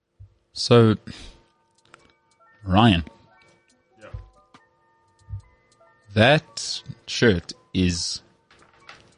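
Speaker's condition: No condition

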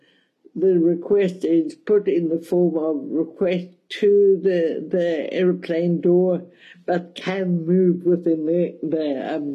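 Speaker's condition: Cerebral palsy, mild

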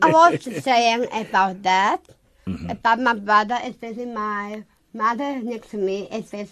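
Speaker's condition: Down syndrome; speaks a lot slower, learns and moves slower

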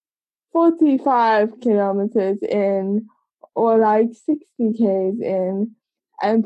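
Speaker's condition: Cerebral palsy; congenital

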